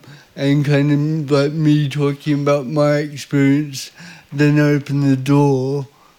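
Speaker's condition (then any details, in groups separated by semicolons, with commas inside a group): Cerebral palsy; visible disability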